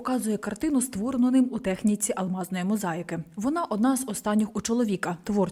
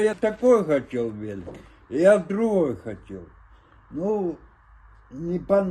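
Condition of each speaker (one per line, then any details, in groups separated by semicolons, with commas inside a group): No condition
Cerebral palsy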